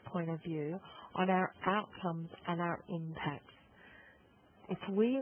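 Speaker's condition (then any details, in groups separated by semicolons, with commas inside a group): No condition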